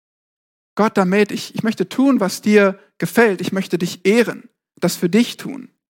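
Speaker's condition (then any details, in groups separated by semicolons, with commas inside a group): No condition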